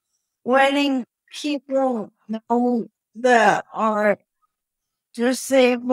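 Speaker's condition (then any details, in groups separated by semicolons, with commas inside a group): Cerebral palsy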